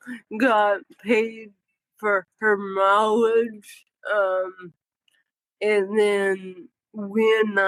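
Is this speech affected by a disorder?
Yes: cerebral palsy; newborn couldn't cough or suck, tube fed, childhood speech therapy.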